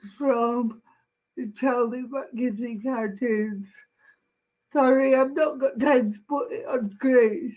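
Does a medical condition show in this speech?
Yes: cerebral palsy; speech impediment, speaks slowly.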